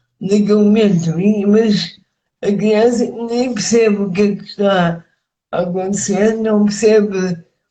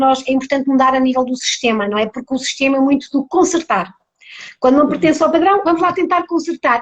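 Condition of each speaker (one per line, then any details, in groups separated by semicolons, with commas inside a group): Cerebral palsy; mainly motor disability; age 51; speech affected
No condition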